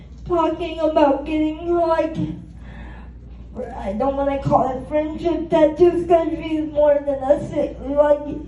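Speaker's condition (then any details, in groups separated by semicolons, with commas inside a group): Cerebral palsy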